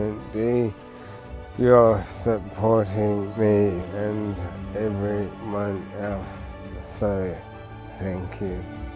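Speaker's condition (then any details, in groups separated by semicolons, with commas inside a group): Motor neurone disease; diagnosed at age 42, no effective treatment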